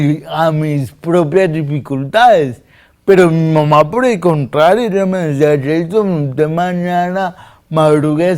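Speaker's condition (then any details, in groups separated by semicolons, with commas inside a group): Cerebral palsy; difficulty speaking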